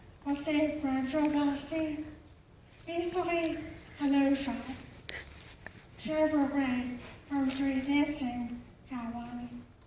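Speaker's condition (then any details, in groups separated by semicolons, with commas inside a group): Cerebral palsy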